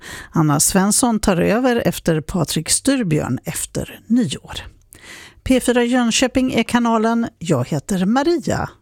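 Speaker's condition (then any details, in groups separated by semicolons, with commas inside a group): No condition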